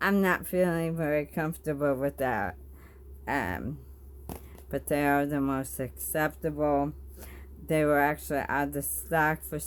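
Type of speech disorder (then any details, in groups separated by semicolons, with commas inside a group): Bulbar dysarthria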